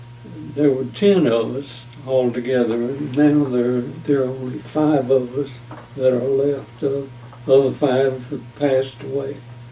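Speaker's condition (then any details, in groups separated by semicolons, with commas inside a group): Parkinson's disease; about two years since onset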